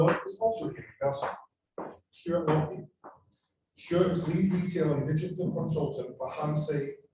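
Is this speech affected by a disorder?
No.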